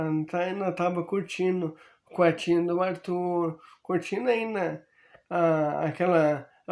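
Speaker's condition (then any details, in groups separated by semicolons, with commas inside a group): Amyotrophic lateral sclerosis; increasingly impaired speech and walking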